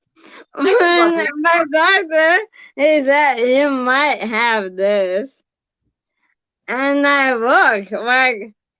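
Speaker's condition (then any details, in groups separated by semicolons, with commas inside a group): Bulbar ALS; bulbar onset, affecting throat area; losing ability to speak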